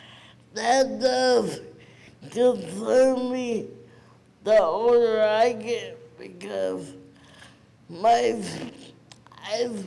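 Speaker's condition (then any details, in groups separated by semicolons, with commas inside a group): Cerebral palsy; present from birth, premature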